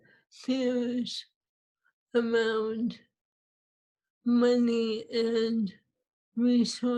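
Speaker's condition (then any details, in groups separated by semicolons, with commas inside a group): ALS; swallowing lost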